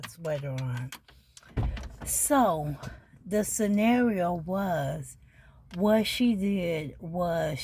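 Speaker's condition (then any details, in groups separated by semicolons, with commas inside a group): ALS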